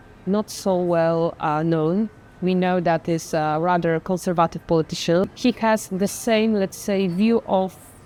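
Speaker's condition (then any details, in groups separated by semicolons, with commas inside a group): No condition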